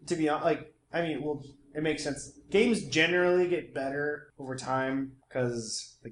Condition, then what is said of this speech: None; typical speech.